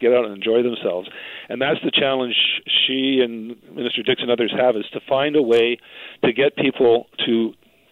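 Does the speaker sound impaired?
No.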